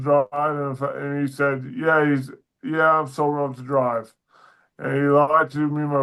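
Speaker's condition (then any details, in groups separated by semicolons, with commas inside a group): Dysarthria; weaker speech muscles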